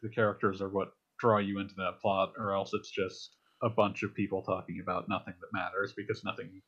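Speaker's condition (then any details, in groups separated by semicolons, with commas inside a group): No condition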